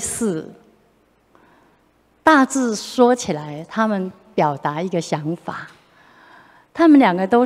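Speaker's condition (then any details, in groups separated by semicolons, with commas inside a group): No condition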